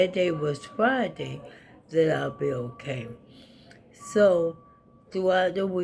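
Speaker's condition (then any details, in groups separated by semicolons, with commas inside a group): ALS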